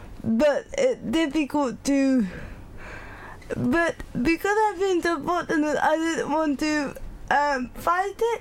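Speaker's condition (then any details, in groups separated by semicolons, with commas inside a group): Cerebral palsy; cognitive function unaffected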